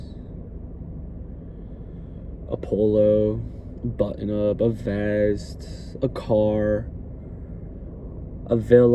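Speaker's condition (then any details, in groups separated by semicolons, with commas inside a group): No condition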